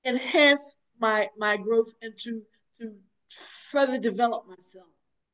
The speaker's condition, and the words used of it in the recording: Stuttering. I still stutter, and I had to learn basically how to live my life over again.